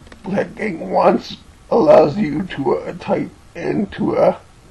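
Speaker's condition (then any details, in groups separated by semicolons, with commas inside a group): Cerebellar ataxia from brain tumour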